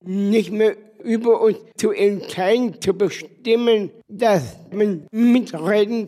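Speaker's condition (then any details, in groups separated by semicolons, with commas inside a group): Down syndrome; trisomy 21, third copy of chromosome 21, from birth; age 51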